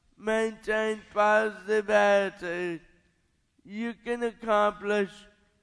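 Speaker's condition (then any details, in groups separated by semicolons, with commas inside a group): Cerebral palsy; lifelong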